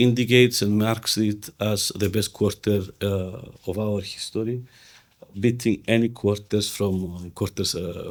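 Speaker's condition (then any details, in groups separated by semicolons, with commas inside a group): No condition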